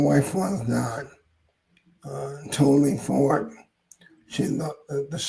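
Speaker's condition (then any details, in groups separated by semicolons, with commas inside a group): ALS; hoarse voice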